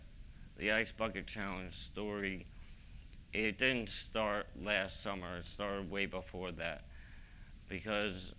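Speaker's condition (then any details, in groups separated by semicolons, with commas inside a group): ALS; young-adult onset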